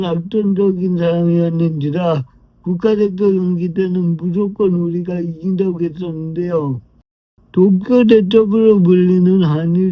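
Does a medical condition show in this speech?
Yes: brain lesion disability.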